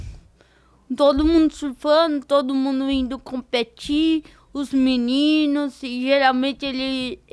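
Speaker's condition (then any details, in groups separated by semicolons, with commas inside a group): Cerebral palsy; diparetic form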